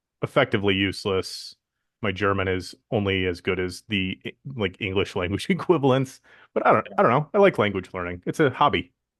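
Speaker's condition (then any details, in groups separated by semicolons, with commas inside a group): No condition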